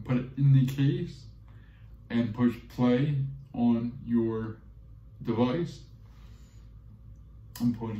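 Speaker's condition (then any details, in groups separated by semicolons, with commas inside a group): Cerebral palsy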